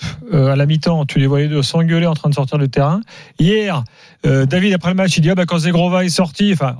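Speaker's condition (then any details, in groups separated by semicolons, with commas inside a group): No condition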